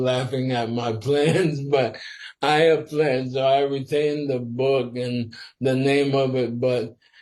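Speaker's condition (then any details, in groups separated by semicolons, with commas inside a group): Sporadic ALS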